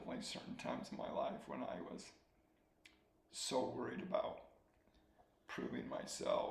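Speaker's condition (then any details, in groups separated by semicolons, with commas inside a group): ALS; slow-progressing form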